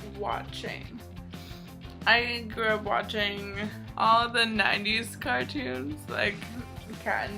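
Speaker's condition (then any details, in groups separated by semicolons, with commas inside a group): Cerebral palsy, mild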